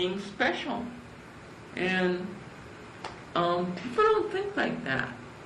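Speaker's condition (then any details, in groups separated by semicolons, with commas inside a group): Cerebral palsy; from birth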